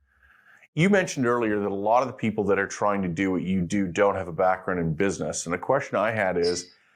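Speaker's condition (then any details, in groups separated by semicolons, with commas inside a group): No condition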